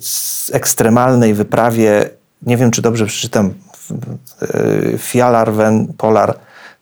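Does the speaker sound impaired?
No.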